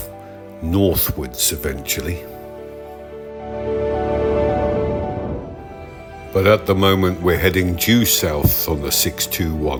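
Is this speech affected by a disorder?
No.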